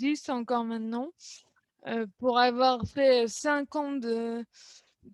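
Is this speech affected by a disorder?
Yes: cerebral palsy.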